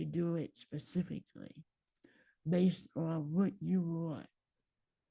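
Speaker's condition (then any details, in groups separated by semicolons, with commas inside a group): Myasthenia gravis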